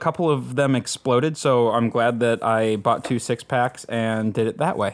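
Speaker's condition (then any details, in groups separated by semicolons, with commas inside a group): No condition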